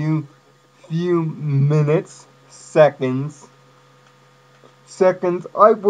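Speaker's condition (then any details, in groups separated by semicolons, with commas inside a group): Cerebral palsy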